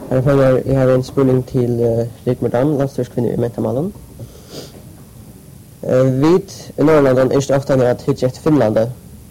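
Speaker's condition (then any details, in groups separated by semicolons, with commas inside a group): No condition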